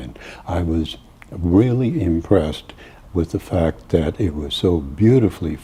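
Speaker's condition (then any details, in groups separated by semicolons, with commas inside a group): No condition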